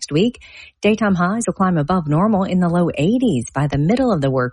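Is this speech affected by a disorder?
No.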